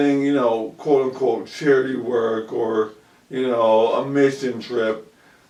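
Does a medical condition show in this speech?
Yes: ALS; about 2 years since onset.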